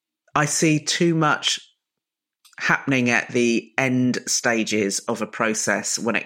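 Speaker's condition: No condition

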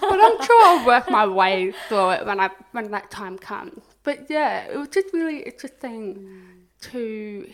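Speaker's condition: Profound deafness; cochlear implant

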